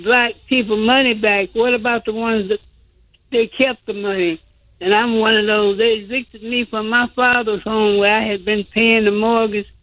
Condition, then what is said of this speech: Stroke. I had a stroke, and it's hard for me to communicate.